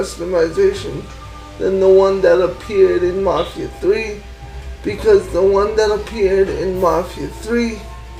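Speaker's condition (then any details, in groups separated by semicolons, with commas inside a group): Cerebral palsy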